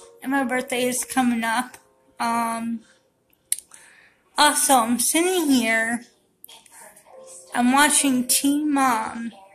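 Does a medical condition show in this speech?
Yes: cerebral palsy; affects walking.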